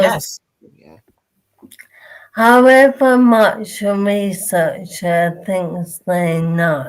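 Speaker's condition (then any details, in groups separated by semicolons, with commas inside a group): Motor neurone disease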